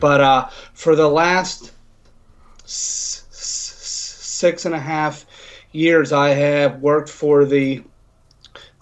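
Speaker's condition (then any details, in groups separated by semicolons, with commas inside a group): Stuttering; covert stuttering, hidden for years, struggled with speech since early years; went back to speech therapy as adult, now open about stuttering, National Stuttering Association member since 2006; stuttered badly when nervous or anxious, sometimes only mild, avoided speaking roles, chose behind-camera work; blocks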